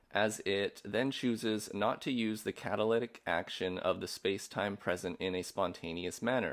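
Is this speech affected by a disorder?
No.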